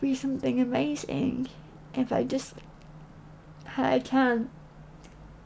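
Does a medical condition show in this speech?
Yes: cerebral palsy.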